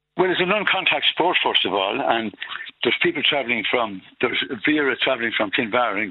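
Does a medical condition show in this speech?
Yes: Parkinson's; progressive, over 10 years since diagnosis, no cure; Rock Steady Boxing, weekly 2-hour non-contact class, Portlaoise gym with Merrick, home punch bag, bike, walking.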